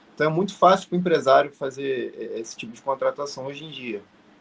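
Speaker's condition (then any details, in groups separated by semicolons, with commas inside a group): No condition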